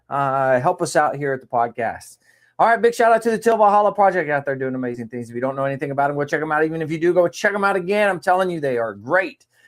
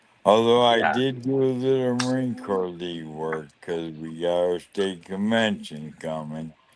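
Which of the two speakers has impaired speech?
The second: lou Gehrig's disease (ALS); right side and left hand weakness, cane, leg brace; voice going, slurring worsens with longer talking.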